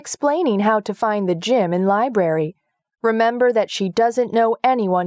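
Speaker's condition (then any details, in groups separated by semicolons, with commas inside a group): No condition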